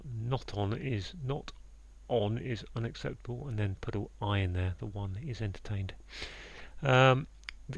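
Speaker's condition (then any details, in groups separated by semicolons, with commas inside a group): No condition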